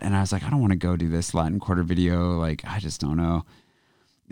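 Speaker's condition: No condition

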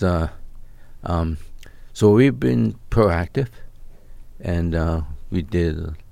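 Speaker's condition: ALS; slightly slurred, talking getting harder, fears sounding mumbled, voice disrupts train of thought, expects voice loss

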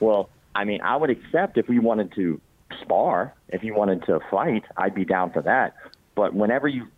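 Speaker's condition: Cleft palate; congenital

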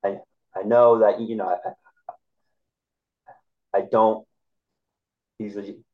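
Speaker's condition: Stuttering; stutter since childhood, known to classmates at earlier school before 7th grade; adult, past college freshman year, working, constantly trying to improve stutter; uses small talk to avoid stuttering, talked little as child, discloses stutter, training others builds confidence; repeated words, blocks

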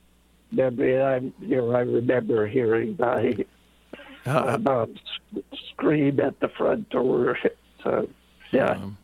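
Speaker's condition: Late-onset Pompe disease; over 250 infusions

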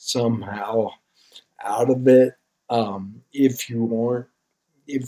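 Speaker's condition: Spinocerebellar ataxia type 3, SCA3 (Machado-Joseph disease); inherited CAG repeat affecting cerebellum, onset noticed as stumbling while marathon training, affects gait, fine motor skills, mood; speech somewhat distorted, swallowing affected, chokes when swallowing

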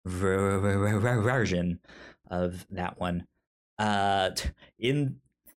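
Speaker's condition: Stutter; stutters when talking; repeated sounds, prolonged sounds

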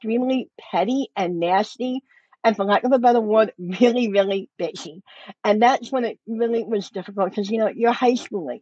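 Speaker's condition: Cleft lip and palate; speech affected, workplace discrimination over how speaks

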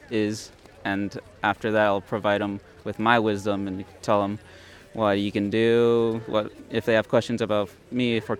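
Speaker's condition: No condition

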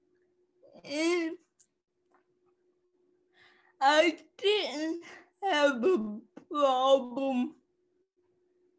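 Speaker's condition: Cerebral palsy; people less willing to listen to own talking voice

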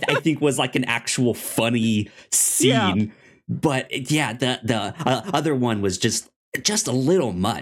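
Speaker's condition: Stuttering; stutter since childhood, cause unknown, explained as brain moving faster than mouth, speech therapy in elementary school; repeated sounds, repeated words, prolonged sounds

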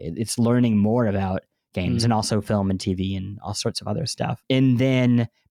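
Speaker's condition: Cleft lip and palate; bandaged

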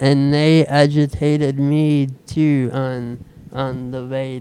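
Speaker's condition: Speech impediment; switched to typing instead

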